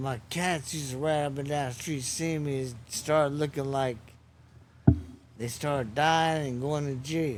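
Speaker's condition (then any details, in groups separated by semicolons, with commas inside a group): Traumatic brain injury; assault at 19, left side slowed, stroke-like, prior coma; about 29 years since injury, walking again; needs prompting to project voice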